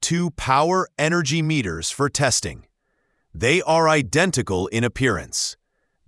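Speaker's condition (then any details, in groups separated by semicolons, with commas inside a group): No condition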